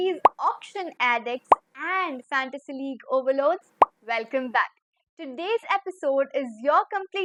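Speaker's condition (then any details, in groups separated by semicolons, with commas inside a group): No condition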